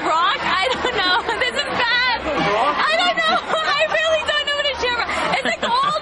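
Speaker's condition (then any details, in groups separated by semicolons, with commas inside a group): No condition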